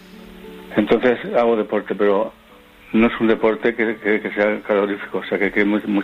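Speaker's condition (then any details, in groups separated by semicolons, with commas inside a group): Parkinson's; on Parkinson's medication; takes medication for Parkinson's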